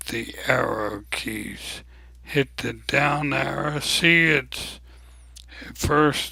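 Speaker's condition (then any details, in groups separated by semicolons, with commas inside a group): ALS; abnormally slow voice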